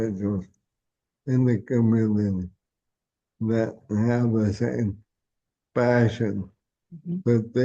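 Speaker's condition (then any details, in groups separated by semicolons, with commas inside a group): ALS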